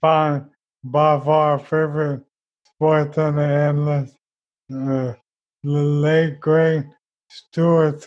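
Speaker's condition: ALS; wheelchair built, arriving in about a week; still speaks but less coherent and audible, will later type everything out

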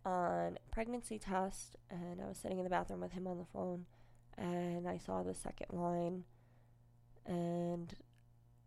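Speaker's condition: Cleft lip and palate, unilateral

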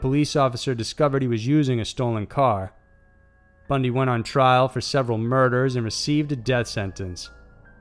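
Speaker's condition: No condition

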